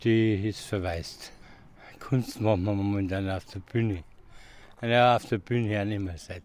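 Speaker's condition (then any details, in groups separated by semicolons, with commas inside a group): Parkinson's disease, rigidity-dominant; rigor-dominant Parkinson's, onset mid-1990s, diagnosed at 50 by Munich specialist, deep brain stimulator implanted; speaks slower, earlier could not hold voice or tone, saw speech therapist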